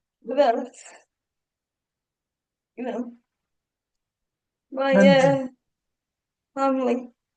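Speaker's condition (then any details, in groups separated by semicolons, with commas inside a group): Cerebral palsy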